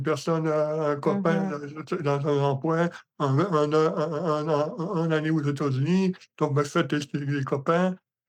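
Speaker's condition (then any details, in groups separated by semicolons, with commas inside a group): Hemiparalysis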